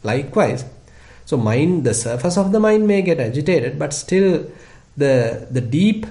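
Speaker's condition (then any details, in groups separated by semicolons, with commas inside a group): No condition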